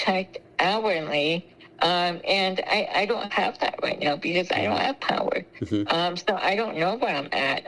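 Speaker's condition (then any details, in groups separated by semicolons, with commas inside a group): Spinal muscular atrophy; age 24, ventilator 13+ hours nightly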